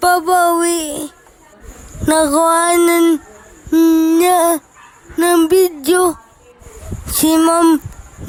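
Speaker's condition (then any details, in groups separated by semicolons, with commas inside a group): Cerebral palsy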